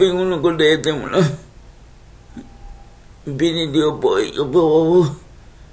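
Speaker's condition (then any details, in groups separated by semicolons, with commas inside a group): Cerebral palsy; speech affected by cerebral palsy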